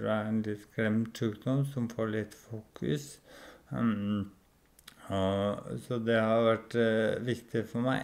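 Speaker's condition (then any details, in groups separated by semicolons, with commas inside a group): ALS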